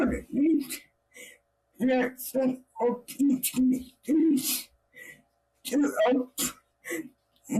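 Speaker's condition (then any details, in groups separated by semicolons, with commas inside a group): Cerebral palsy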